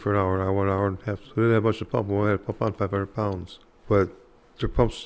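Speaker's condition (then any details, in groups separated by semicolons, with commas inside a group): Parkinson's disease; hard time walking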